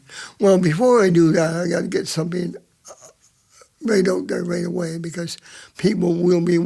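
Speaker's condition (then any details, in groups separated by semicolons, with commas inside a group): Cerebral palsy; present from birth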